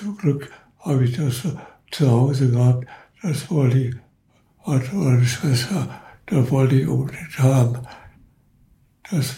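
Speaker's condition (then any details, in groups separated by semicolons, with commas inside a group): Parkinson's disease; fingers cramp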